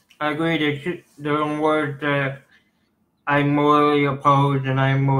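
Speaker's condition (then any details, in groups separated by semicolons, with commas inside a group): Cerebral palsy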